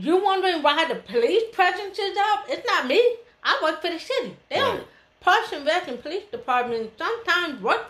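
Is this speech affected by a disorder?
Yes: hearing loss; 80% hearing loss from birth, umbilical cord around neck, red hearing aids, taught Signing Exact English; hears and speaks well, understands sign language, signs less fluently.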